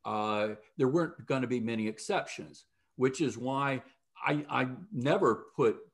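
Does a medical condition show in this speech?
No.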